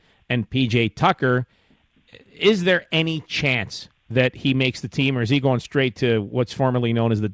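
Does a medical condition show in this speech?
No.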